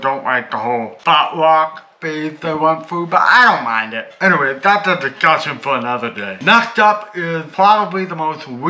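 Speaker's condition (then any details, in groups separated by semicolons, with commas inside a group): Cerebral palsy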